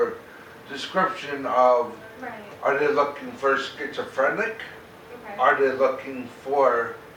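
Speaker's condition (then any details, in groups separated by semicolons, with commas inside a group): Cerebral palsy; very mild form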